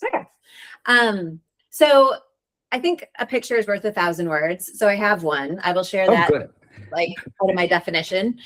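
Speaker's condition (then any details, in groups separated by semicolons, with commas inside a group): No condition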